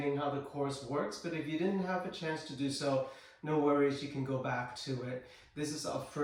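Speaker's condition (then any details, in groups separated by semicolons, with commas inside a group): No condition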